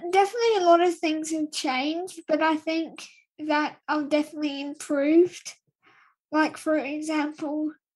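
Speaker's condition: Cerebral palsy; spastic dystonic quadriplegia, limits daily tasks such as getting dressed; age 12, physiotherapy by Claire Smart, Cerebral Palsy Alliance, past HABIT-ILE 66-hour intensive therapy, race runner

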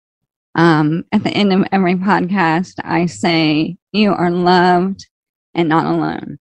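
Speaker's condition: ALS; slow progressing ALS, diagnosed February 2004 by neurologist, about 17 years since diagnosis

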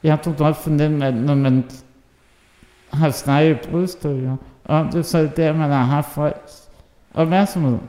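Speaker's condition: Muscular dystrophy (muskelsvind); does not eat neatly

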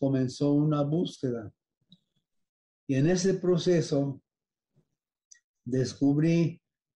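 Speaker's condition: Parkinson's disease; fairly controlled

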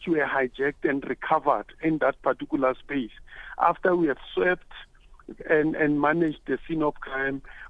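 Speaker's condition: No condition

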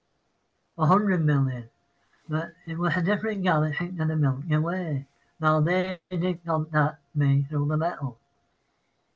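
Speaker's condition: Parkinson's; citing Parkinson's

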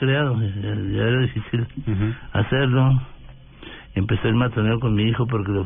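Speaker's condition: Parkinson's disease; weakness

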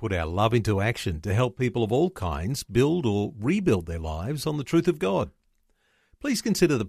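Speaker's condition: No condition

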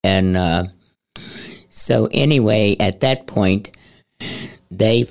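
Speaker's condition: Head and neck cancer, stage 4, into voice box

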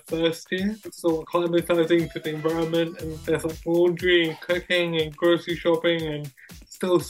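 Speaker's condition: Cerebral palsy; wheelchair user

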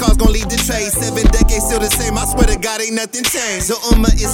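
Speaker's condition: No condition

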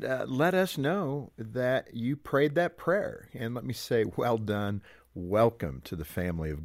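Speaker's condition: No condition

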